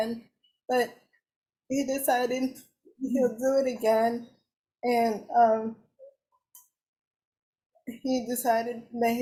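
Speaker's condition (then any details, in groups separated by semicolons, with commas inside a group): Cerebral palsy; uses wheelchair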